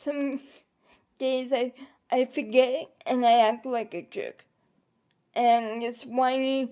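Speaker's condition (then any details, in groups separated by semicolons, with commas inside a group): Cerebral palsy; quadriplegic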